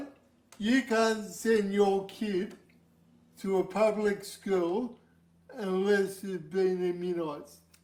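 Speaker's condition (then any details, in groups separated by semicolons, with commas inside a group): Cerebral palsy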